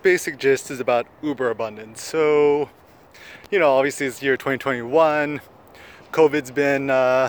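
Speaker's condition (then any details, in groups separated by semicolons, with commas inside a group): No condition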